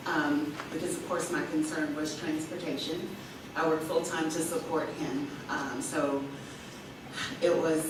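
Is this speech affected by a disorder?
No.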